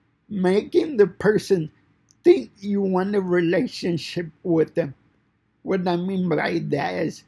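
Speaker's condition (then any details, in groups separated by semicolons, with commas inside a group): Cerebral palsy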